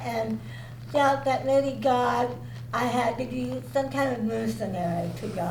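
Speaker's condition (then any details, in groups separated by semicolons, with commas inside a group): Cerebral palsy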